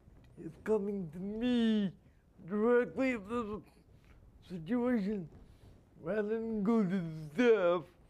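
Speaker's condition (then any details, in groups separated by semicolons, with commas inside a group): Spastic quadriplegia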